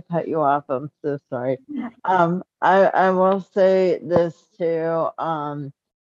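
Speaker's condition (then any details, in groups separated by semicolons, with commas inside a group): Cerebral palsy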